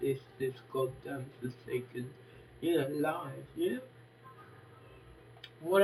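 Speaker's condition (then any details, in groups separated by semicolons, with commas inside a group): Facial palsy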